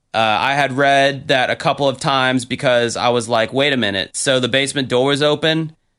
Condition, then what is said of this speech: None; typical speech.